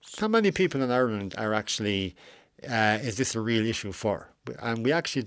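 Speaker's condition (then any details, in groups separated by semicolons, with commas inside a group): Cleft lip and palate; adult, age 41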